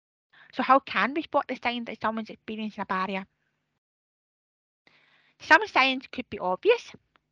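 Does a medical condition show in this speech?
Yes: deafness; many years of speech therapy to learn to talk, no sign language; speech sometimes affected.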